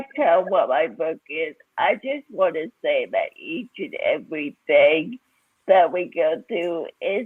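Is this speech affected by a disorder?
Yes: cerebral palsy.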